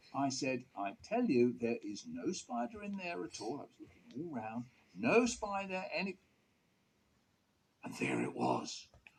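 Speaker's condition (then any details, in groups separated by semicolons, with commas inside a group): No condition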